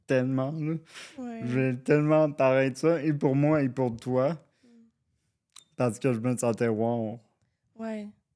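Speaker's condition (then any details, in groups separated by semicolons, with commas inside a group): Cerebral palsy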